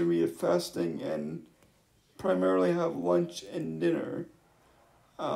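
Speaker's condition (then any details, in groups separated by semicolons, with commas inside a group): Cerebral palsy; wheelchair user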